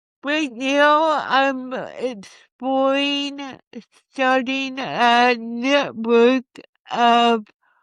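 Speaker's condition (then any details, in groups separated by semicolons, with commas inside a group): Cerebral palsy; from birth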